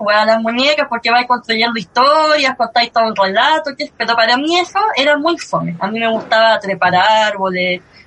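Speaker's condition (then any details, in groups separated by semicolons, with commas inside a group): Cleft lip and palate; since early childhood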